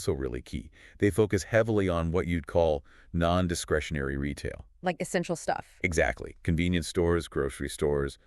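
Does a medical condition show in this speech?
No.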